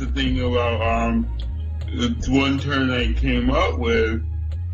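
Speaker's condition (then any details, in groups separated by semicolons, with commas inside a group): Cerebral palsy; nosebleed and stopped breathing as newborn at home in Buffalo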